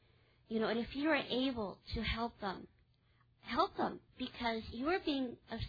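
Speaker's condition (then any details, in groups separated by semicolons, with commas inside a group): Cleft palate; congenital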